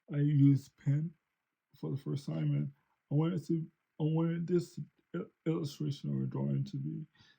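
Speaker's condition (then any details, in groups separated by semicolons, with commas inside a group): Cerebral palsy; since birth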